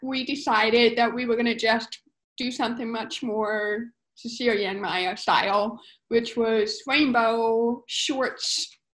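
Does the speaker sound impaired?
Yes: profound deafness, cochlear implant, congenital profound hearing loss; born deaf, some cochlear hair cells left but insufficient, cochlear implant chosen by doctor father; uses lip reading cues in class, somewhat fluent in American Sign Language; speech developed through one-on-one training by mother, a former language teacher.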